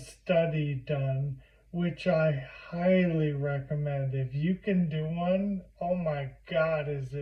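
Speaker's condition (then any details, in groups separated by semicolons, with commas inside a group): Primary lateral sclerosis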